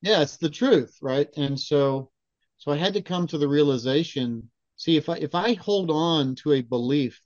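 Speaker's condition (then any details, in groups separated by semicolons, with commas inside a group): No condition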